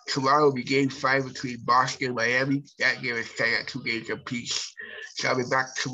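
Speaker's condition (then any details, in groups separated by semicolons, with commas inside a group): Cerebral palsy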